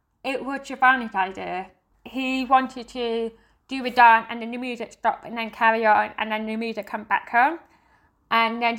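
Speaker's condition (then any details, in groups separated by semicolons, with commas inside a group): Deafness; not the music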